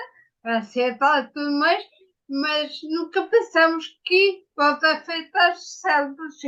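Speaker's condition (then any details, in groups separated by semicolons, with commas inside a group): Ataxia after brain injury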